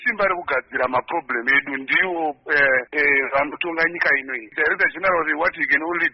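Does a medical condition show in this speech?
No.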